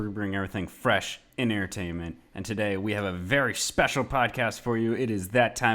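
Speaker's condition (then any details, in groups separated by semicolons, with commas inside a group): No condition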